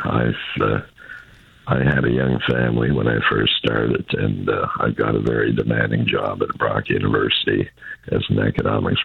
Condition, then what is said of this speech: Throat cancer. The most recent health issue I had was throat cancer, and it's affected my voice, of course, and also I